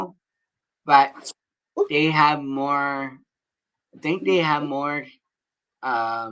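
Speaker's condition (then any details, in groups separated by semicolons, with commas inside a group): Cerebral palsy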